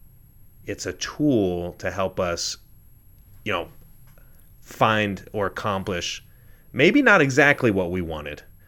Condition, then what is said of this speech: No condition.